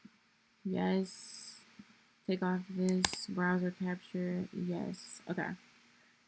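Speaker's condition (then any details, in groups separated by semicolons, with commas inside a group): No condition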